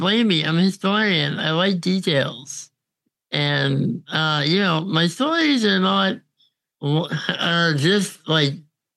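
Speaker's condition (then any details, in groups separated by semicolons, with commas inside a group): Congenital muscular dystrophy; chronically physically disabled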